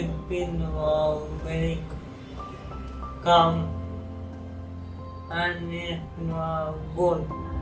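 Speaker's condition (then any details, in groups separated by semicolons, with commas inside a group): ALS; abnormal gait, gross and fine motor impairment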